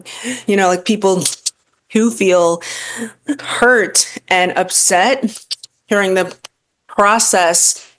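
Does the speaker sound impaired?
Yes: stuttering; lifelong stuttering; pursues public speaking to face fear of talking, still stutters, feels vulnerable on podcasts; long-standing fear of talking, past avoidance of carrying conversations, stuttering held back career; here prolonged sounds.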